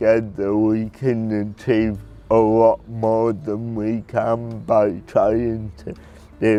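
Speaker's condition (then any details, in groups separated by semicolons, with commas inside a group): Cerebral palsy; predicted at birth never to talk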